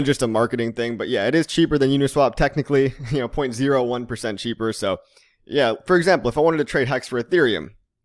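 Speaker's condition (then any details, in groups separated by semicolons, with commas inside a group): No condition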